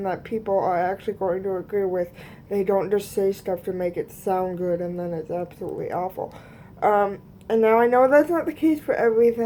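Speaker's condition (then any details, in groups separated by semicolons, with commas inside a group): Cerebral palsy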